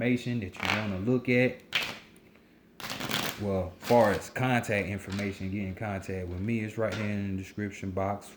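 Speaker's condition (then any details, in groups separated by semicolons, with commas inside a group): No condition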